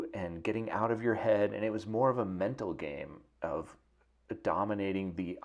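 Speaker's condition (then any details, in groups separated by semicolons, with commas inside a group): No condition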